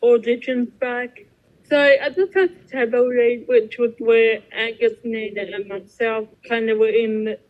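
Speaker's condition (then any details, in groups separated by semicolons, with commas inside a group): Cerebral palsy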